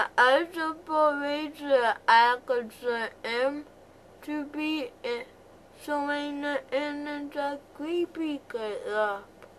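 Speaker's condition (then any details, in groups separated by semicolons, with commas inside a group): Cerebral palsy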